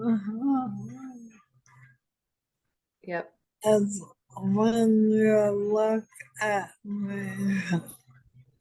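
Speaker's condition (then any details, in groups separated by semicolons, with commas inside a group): ALS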